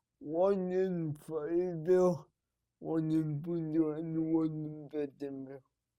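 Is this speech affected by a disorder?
Yes: cerebral palsy; needs help at night.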